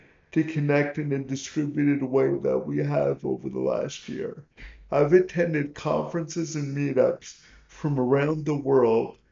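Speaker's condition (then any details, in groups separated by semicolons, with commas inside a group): Cerebral palsy; present from birth, difficulty using arms and legs; childhood prognosis of unclear or no speech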